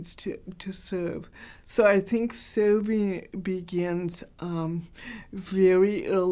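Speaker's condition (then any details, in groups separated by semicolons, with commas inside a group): Cerebral palsy, mild; hard to understand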